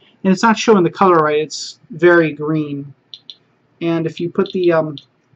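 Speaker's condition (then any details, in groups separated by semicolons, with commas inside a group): No condition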